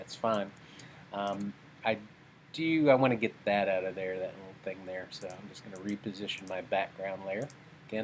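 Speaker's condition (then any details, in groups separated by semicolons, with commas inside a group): No condition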